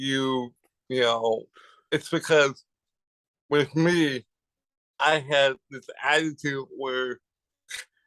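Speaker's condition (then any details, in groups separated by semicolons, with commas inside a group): Cerebral palsy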